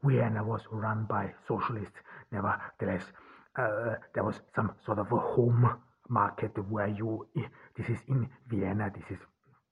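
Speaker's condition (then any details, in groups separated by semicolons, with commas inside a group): Stuttering; possibly part of why hard to be listened to at university; prolonged sounds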